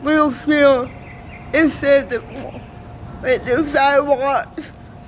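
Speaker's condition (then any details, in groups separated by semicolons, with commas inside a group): Cerebral palsy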